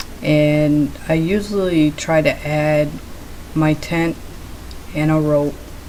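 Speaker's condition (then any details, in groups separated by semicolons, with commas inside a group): No condition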